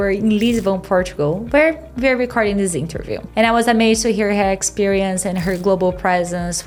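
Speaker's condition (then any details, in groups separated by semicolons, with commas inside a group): No condition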